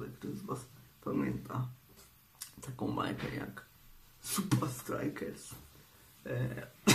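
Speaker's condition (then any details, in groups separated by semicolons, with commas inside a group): Cerebral palsy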